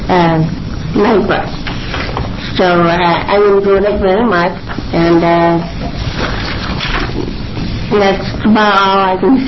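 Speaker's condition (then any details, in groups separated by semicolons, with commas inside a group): Cerebral palsy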